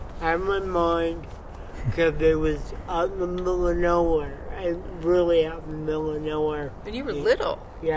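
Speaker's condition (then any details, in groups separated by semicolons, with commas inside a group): Cerebral palsy; from birth, wheelchair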